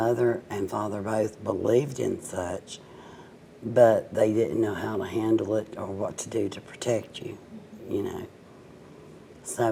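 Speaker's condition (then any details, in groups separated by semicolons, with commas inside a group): Cerebral palsy, mild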